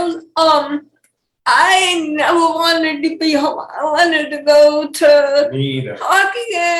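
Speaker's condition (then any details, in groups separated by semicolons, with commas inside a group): Cerebral palsy; uses wheelchair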